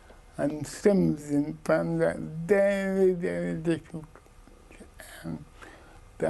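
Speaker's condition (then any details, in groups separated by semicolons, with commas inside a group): Cerebral palsy; spastic type, walking predicted impossible in childhood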